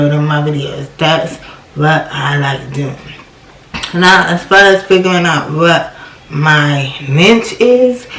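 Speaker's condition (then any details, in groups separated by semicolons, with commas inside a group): Cerebral palsy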